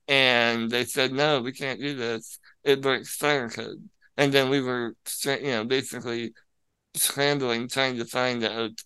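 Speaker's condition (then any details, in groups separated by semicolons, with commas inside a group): Spinal muscular atrophy; wheelchair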